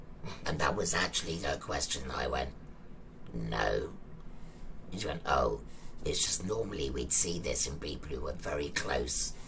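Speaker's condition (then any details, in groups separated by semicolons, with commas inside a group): Laryngectomy; laryngectomy for thyroid cancer, trachea partly removed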